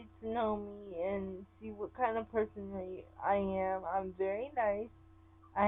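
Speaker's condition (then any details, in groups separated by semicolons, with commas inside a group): Cerebral palsy; sometimes affected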